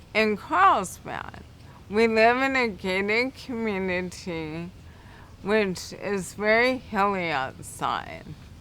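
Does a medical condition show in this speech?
Yes: cerebral palsy; affects balance; affects speech.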